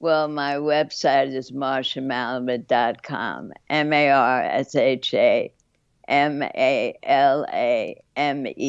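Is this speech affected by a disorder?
Yes: parkinsonism from lyme disease; caused by Lyme disease.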